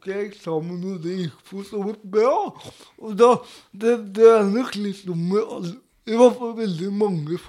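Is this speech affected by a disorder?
Yes: cerebral palsy; often mistaken for being drunk even when sober.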